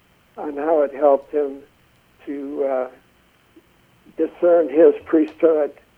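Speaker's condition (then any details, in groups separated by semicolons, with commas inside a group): Essential tremor; drawings made shaky by the tremor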